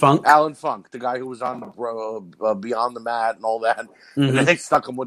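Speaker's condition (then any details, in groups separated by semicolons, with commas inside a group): No condition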